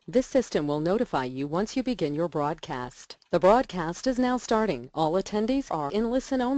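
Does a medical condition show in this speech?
No.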